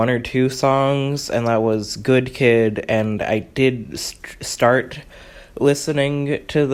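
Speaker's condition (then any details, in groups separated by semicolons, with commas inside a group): No condition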